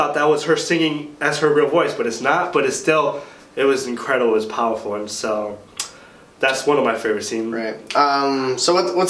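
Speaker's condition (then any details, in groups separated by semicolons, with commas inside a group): No condition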